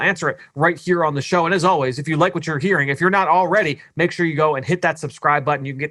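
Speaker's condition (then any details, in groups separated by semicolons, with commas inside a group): No condition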